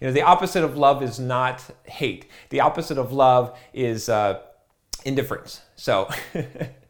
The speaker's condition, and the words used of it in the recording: None; typical speech.